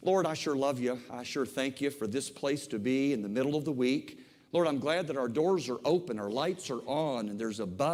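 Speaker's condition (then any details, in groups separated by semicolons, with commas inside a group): No condition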